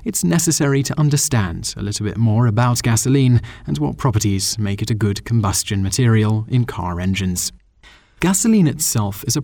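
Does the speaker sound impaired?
No.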